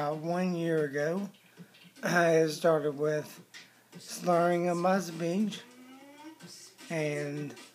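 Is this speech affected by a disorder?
Yes: ALS; onset right hand and wrist weakness; onset about one year ago, 30 percent strength, still walks; speech slurred, significantly changed, daily breathing exercises.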